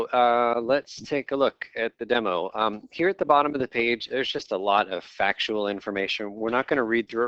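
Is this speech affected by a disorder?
No.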